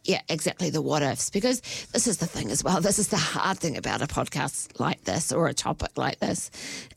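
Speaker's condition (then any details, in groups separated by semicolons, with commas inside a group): Spasmodic dysphonia; rare spasmodic dysphonia, basically lifelong, neurological, onset within months after everything settled down; investigations done, has had speech therapy; at onset voice doing weird stuff, could not get voice right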